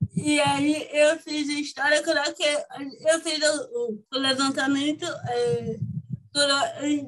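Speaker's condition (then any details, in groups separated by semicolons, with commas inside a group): Cerebral palsy; from birth, motor sequelae; walks, runs, jumps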